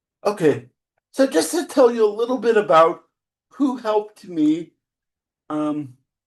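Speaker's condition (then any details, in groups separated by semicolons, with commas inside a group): Cerebral palsy; spastic type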